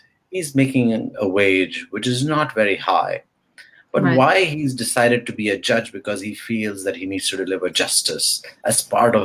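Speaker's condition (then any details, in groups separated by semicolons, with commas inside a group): No condition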